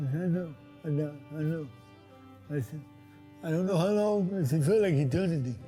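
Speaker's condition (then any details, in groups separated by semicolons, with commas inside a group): Cerebral palsy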